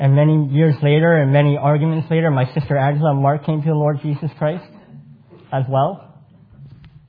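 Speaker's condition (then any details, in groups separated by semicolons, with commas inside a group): Cleft palate; congenital cleft palate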